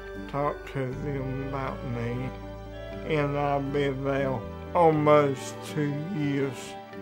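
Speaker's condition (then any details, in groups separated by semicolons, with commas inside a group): Mild cerebral palsy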